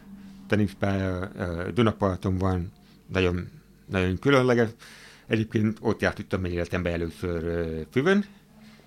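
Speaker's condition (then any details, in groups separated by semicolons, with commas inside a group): Hearing impairment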